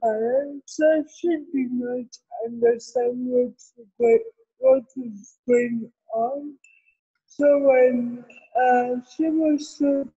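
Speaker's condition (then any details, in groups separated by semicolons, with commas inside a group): Cerebral palsy; did not cry or breathe at birth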